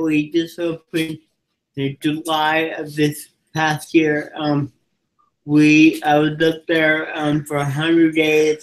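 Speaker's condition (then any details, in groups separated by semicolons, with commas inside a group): Cerebral palsy; from birth, physical disability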